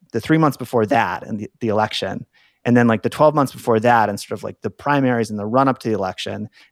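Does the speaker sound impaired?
No.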